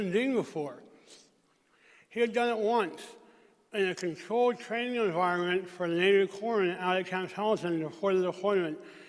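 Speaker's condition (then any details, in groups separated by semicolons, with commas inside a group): Traumatic brain injury; gunshot injury, emergency tracheotomy, plastic surgery, upper dentures; 15 years since injury; speech impediment, eating and drinking problems, clearer without upper dentures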